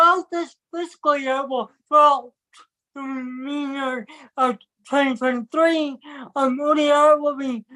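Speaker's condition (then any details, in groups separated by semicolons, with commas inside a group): Cerebral palsy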